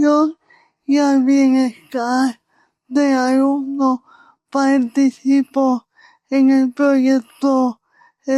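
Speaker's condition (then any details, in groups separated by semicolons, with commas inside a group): Cerebral palsy; unchanged since earlier assessment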